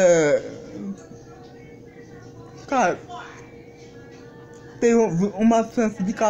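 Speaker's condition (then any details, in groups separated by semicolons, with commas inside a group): Cerebral palsy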